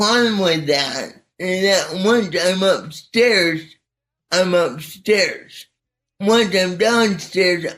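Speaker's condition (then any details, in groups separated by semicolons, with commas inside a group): Cerebral palsy; speech not affected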